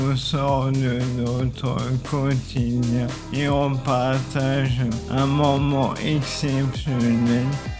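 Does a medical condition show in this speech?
Yes: ALS (maladie de Charcot); uses wheelchair.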